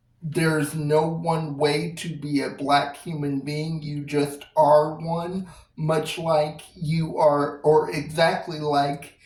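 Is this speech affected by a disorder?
Yes: cerebral palsy.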